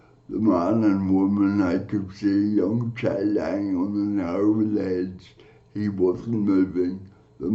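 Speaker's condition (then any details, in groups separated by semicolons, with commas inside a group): Cerebral palsy; from birth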